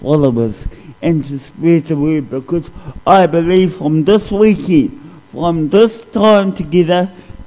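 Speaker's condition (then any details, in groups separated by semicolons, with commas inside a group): Cerebral palsy; discovered at age 2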